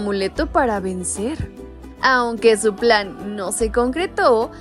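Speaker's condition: No condition

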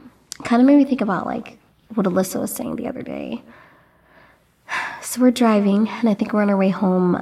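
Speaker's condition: No condition

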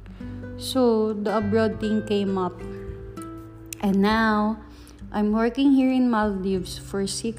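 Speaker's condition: No condition

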